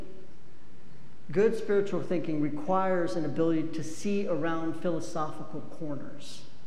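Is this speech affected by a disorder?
No.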